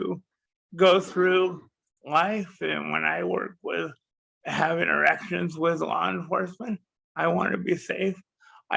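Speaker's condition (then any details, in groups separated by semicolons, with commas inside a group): Cerebral palsy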